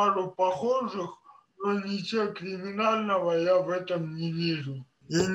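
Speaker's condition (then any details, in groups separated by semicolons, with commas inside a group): Cerebral palsy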